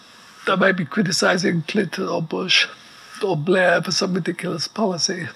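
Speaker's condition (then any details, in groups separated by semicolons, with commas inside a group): ALS; about two years since diagnosis, plastic nasal pump behind neck sets breaths, respirator, no pain, writes by dictation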